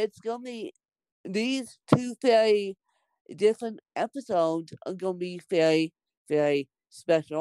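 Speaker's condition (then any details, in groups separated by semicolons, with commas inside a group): Cerebral palsy, mixed, moderate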